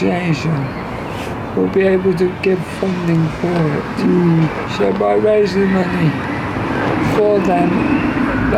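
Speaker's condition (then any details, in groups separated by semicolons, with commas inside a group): Motor neurone disease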